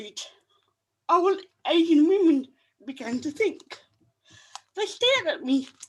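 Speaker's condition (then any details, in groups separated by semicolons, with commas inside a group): Cerebral palsy; could not speak some things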